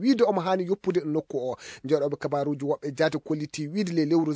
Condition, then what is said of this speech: No condition.